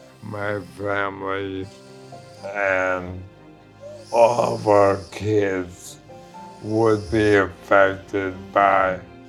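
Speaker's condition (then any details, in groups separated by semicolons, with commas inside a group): ALS; shortness of breath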